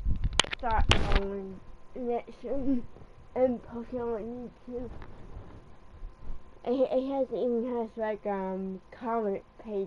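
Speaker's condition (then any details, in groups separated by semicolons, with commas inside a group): Cerebral palsy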